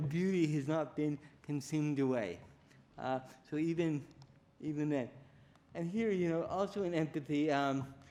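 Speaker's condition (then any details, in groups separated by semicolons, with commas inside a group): Cerebral palsy; diagnosed at age four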